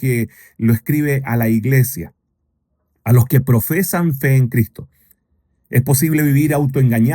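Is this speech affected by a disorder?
No.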